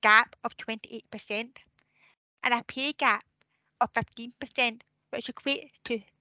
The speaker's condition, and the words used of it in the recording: Deafness. I had many years of speech therapy to learn how to talk, so it does affect my speech sometimes.